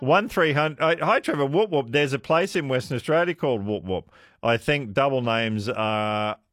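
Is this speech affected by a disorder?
No.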